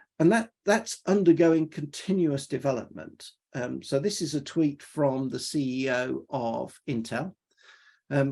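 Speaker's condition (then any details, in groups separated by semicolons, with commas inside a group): No condition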